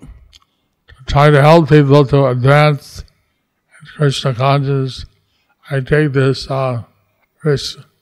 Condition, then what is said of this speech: Stroke. And I don't know if you can understand what I say.